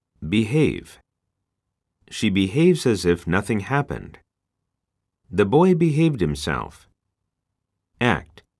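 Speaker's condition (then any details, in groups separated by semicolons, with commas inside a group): No condition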